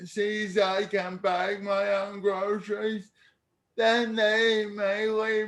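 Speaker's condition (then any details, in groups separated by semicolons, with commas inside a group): Cerebral palsy; speech therapy in childhood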